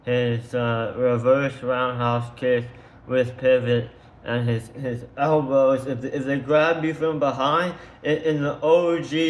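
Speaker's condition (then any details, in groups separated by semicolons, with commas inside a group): Tongue cancer surgery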